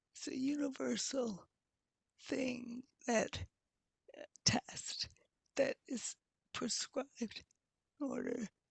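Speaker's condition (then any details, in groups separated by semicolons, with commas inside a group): Multiple sclerosis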